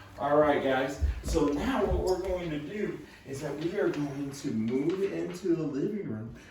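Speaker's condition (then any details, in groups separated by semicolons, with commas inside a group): No condition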